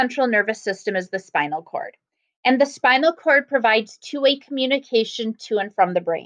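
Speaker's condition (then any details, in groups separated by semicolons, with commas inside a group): No condition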